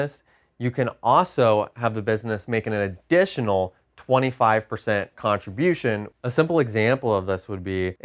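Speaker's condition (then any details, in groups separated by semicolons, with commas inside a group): No condition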